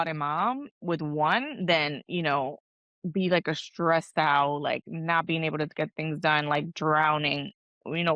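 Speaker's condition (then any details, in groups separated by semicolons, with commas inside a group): No condition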